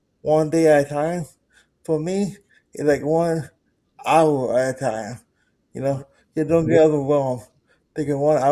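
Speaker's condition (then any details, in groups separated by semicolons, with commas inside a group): Cerebral palsy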